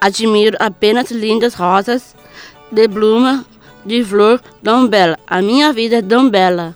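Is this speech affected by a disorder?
Yes: Down syndrome; present since birth; reads own poem aloud, gives short answers.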